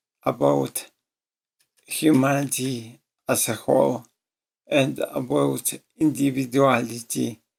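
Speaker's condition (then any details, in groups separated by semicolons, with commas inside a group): ALS; voice severely damaged, hard to understand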